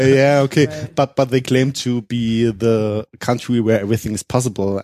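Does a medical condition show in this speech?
No.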